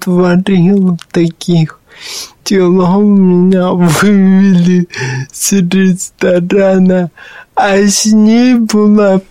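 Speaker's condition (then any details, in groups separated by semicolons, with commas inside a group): Cerebral palsy; since birth, born apparently lifeless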